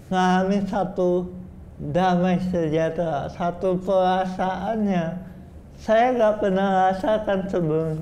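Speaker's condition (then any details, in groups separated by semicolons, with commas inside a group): Cerebral palsy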